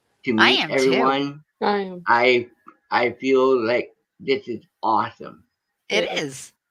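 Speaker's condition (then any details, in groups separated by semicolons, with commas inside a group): Cerebral palsy; from birth, premature birth, feet turned in, hip and leg surgeries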